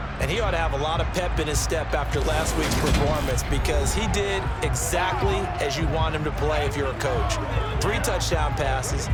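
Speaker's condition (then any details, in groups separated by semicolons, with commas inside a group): No condition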